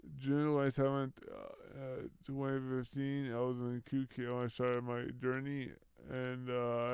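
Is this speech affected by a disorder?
Yes: brain injury.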